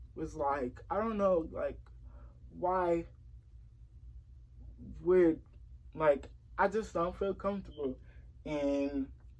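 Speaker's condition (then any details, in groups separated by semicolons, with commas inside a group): Cerebral palsy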